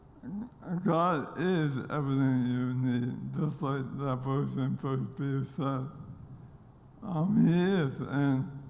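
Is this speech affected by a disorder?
Yes: ALS; diagnosed during pro football career in Nashville after loss of strength, speed and weight; losing ability to speak clearly, voice does not sound as expected.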